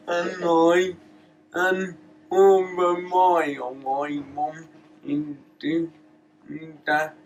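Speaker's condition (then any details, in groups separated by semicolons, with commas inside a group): Cerebral palsy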